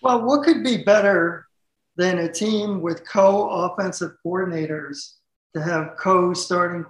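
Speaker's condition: No condition

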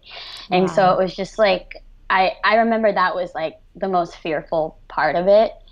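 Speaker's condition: Cleft lip and palate, severe

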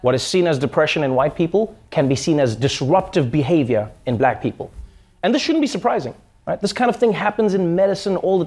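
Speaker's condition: No condition

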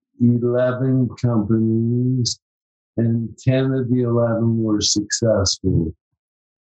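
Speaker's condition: ALS; spasticity

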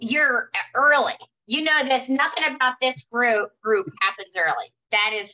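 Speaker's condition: No condition

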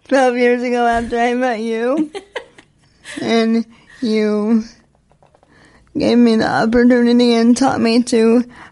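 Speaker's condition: Spastic quadriplegic cerebral palsy, severe; lack of brain oxygen at birth, born 3 months premature, birth weight 1 pound 14 ounces, all muscles very tight; age 36, aging with spasticity difficult, has therapist team; tightness audible in voice, attributed to excitement, able to talk unlike many with severe CP

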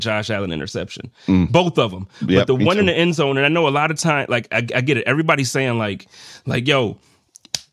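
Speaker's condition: No condition

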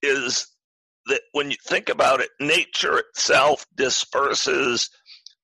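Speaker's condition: Spasmodic dysphonia; acquired

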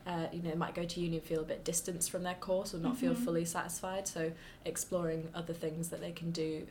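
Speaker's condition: No condition

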